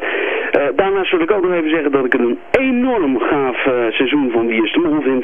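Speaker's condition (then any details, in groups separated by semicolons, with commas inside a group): No condition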